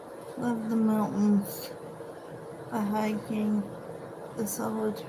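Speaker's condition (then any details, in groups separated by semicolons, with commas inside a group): Cerebral palsy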